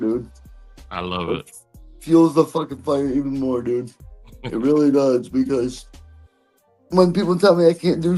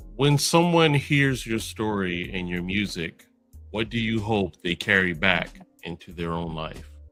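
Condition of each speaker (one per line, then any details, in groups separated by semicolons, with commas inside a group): Cerebral palsy; present from birth
No condition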